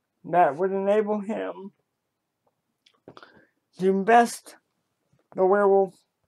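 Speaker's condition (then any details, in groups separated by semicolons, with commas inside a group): Cerebral palsy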